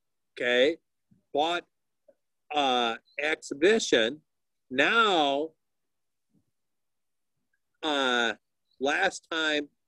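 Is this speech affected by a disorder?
Yes: aphasia; aphasia after stroke, woke with whole right side paralyzed, talking improving each month and year; initially no talking, now halting telegraphic speech, many fillers and pauses, missing words.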